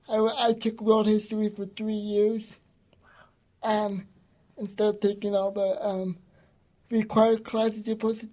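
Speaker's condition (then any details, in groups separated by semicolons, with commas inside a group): Cerebral palsy; gentle, calm, strong voice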